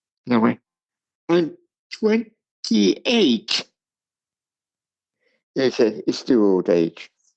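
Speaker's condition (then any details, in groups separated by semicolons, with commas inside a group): Cerebral palsy; attended school for speech impairments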